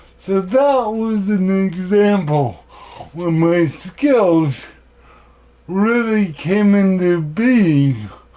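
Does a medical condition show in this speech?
Yes: cerebral palsy.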